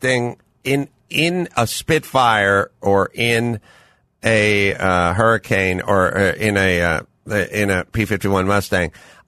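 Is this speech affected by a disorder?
No.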